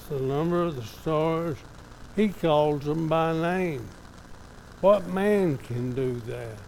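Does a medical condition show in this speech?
Yes: ALS; somewhat affected, evident today.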